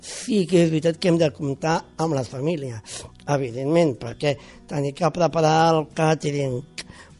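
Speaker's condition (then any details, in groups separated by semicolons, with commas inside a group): Down syndrome; congenital, born with it, extra chromosome, age 45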